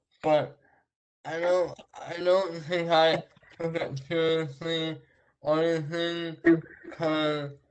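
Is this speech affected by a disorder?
Yes: traumatic brain injury.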